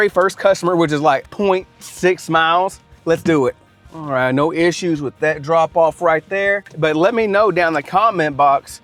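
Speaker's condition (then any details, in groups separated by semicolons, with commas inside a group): No condition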